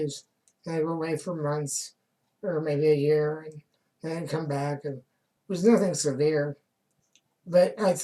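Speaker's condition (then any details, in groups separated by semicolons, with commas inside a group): Spinal muscular atrophy type 2; age 65, new drug, index finger twitch returned stronger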